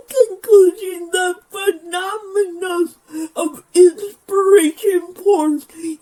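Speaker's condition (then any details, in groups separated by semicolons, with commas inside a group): Physical speech impairment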